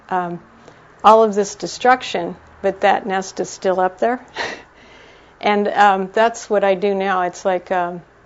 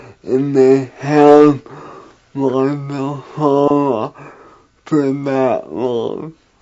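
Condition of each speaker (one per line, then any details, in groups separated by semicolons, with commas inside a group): No condition
Traumatic brain injury; injured in fight; three years since injury, 3-month coma, wheelchair; very poor after coma, improved with therapy, still hard to understand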